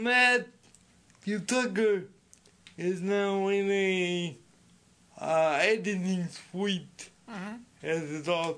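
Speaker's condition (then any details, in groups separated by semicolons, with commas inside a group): Speech impediment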